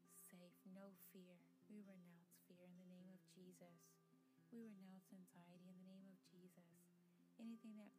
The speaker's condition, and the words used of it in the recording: None; typical speech.